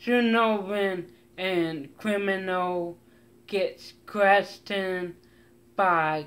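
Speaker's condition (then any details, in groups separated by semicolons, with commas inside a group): Mild cerebral palsy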